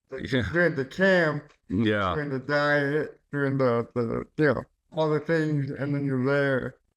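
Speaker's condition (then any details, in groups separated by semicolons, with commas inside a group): Cerebral palsy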